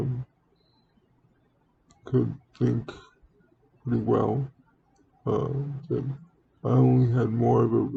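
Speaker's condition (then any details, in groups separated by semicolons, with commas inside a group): Cerebral palsy; wheelchair user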